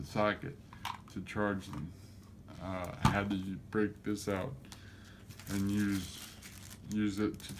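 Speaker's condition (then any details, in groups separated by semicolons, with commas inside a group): Cerebral palsy; affects gait and walking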